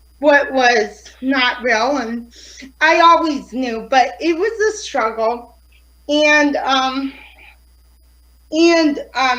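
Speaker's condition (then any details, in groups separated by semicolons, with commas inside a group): Cerebral palsy; affects fine motor skills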